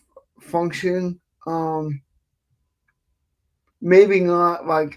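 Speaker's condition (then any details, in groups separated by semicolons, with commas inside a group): Cerebral palsy; affects speech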